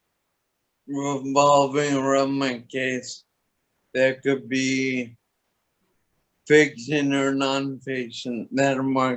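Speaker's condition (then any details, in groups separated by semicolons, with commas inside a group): Toxic leukoencephalopathy, locked-in syndrome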